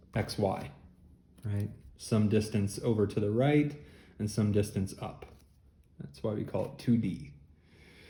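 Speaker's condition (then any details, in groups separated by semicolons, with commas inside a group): No condition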